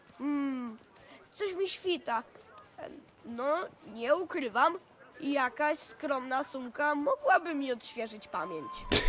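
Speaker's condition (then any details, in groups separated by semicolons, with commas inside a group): No condition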